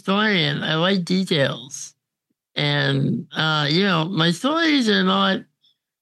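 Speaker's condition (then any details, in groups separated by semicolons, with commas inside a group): Congenital muscular dystrophy; uses ventilator, goes out downtown independently with ventilator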